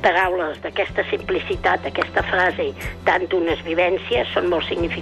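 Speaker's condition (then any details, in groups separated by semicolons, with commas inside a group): No condition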